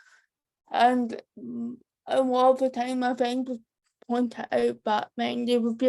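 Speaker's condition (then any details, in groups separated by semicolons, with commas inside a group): Cerebral palsy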